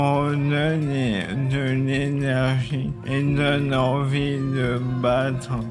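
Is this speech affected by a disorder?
Yes: ALS (maladie de Charcot); uses wheelchair.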